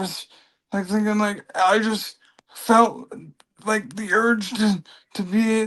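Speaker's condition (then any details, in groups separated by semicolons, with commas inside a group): Cerebral palsy; from birth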